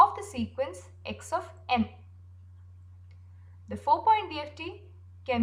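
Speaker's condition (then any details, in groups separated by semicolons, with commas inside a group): No condition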